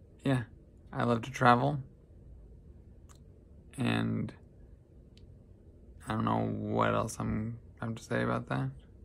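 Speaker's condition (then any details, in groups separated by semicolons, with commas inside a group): Traumatic brain injury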